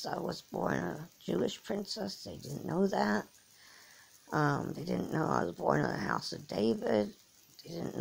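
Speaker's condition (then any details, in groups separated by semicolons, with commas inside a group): Cerebral palsy; from birth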